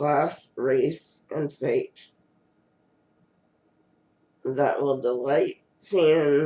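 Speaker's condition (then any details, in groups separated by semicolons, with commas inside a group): Cerebral palsy; first word not said quite right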